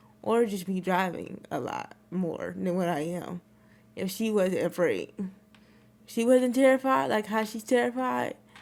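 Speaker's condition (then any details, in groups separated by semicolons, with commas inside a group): Cerebral palsy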